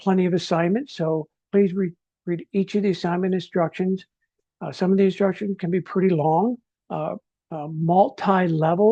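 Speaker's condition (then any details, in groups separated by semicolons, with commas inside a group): No condition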